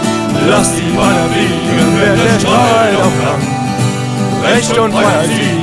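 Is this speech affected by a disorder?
No.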